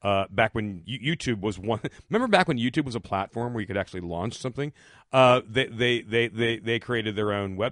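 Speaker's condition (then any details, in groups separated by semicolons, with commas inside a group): Stuttering; speech impediment; could not say the name Allende, stuck on the word; repeated sounds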